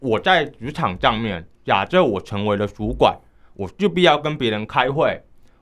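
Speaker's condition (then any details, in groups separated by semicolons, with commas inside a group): Hearing impairment; low frequencies near normal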